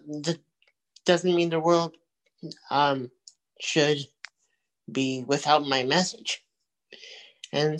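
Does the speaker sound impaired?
Yes: cerebral palsy; from birth.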